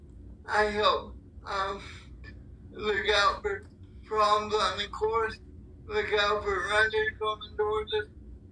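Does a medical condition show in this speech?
Yes: cerebral palsy; physically challenged, paired with able-bodied athletes for races through Ambulance Angels of Oklahoma.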